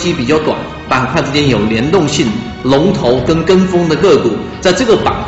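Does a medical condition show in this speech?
No.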